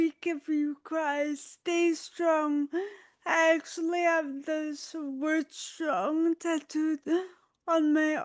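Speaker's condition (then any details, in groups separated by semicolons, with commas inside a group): Dystonia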